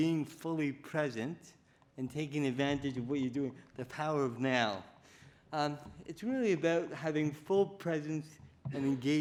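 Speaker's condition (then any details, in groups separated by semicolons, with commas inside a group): Cerebral palsy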